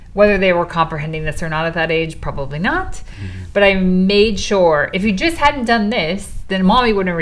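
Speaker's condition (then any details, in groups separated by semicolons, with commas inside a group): No condition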